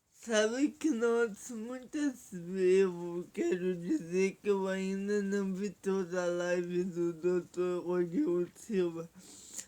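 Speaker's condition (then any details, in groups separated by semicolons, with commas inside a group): Paralysis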